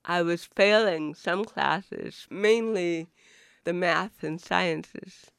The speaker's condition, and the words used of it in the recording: Cerebral palsy. And I intentionally speak the best that I can, grammatically correct, to let people know I'm intelligent.